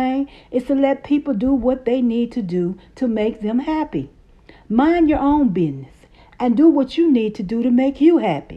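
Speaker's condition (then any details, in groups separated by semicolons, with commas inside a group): No condition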